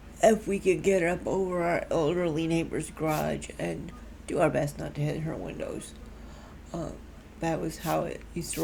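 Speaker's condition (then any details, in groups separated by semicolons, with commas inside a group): Cerebral palsy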